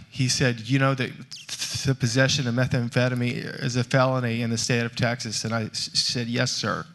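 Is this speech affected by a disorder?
Yes: stuttering; stutter since childhood; still stutters, speaks publicly on stage; stutter noticeable to listeners when speaking; here blocks.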